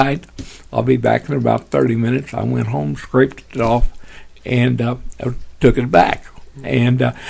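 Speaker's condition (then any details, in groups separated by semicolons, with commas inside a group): Parkinson's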